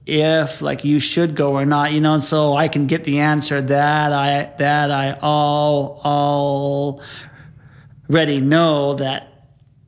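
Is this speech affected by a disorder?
Yes: stuttering; at times unable to talk; fluent at times, other times repeated stuttering, unable to put two words together; here repeated sounds, prolonged sounds, blocks.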